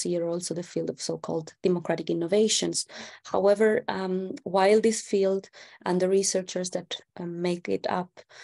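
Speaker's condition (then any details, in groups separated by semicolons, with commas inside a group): No condition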